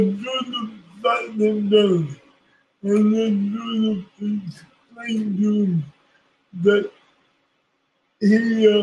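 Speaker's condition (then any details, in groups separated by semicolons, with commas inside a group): Cerebral palsy; speech differs, can be difficult to understand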